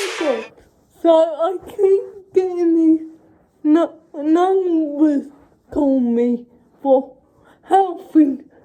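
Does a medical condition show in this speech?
Yes: cerebral palsy.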